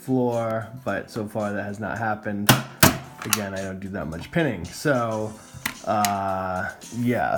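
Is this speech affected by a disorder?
No.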